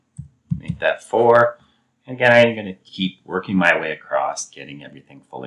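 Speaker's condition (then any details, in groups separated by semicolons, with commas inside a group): No condition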